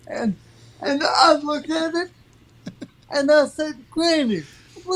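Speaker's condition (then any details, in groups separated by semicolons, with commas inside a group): Cerebral palsy; from birth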